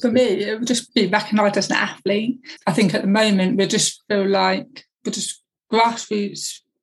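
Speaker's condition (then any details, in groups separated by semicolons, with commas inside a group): Deafness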